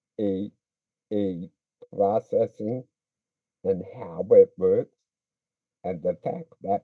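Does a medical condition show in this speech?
Yes: speech impediment; cerebral palsy considered but did not fit.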